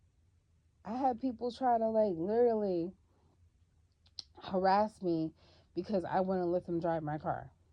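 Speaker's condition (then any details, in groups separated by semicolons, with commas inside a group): No condition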